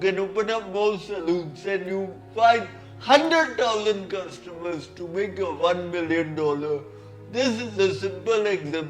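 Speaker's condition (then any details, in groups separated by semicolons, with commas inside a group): Cerebral palsy; reactive movement causes shivering, abnormal breathing when speaking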